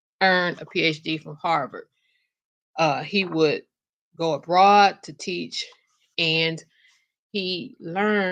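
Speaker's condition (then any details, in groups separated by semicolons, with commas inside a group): No condition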